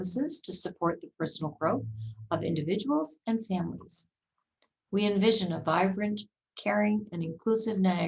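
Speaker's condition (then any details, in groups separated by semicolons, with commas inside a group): No condition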